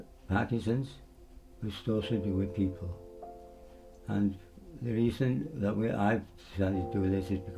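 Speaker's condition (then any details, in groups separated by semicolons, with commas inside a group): Parkinson's disease; lost speech, improved through practice and singing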